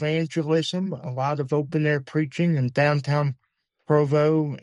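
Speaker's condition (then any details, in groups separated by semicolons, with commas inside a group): Cerebral palsy; uses wheelchair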